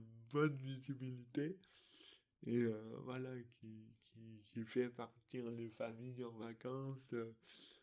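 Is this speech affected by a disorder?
Yes: dystonia; articulation difficulties.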